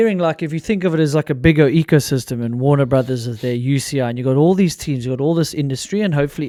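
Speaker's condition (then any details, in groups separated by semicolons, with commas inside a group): No condition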